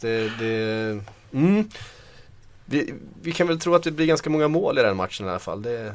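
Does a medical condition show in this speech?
No.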